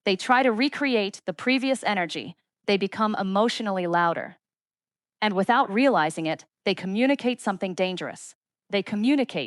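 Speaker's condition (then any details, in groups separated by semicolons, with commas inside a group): No condition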